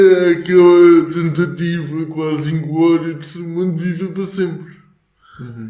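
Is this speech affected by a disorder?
Yes: cerebral palsy.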